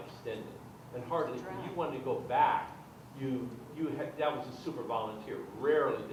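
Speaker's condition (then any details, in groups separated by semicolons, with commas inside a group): No condition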